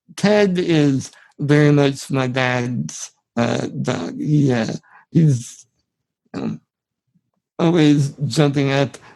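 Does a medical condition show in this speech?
Yes: spinal muscular atrophy; genetic, from birth.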